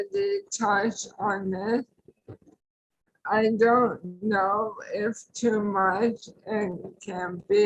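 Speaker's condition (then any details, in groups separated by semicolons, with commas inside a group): ALS; tracheostomy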